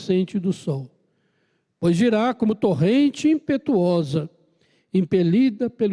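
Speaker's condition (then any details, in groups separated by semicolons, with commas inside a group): No condition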